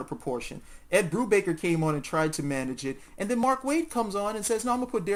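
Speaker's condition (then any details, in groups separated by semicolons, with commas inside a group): No condition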